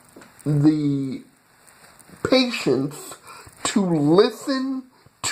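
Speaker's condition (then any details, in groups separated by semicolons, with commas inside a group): Cerebral palsy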